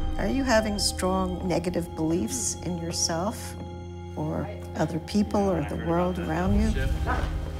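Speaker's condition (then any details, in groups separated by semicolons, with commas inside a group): No condition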